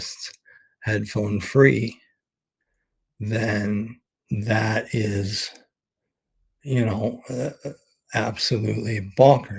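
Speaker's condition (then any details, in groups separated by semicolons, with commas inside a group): ALS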